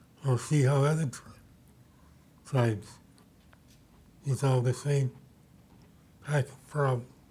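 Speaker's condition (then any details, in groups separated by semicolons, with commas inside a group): Parkinson's disease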